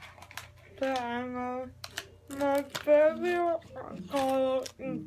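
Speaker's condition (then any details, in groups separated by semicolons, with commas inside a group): Cerebral palsy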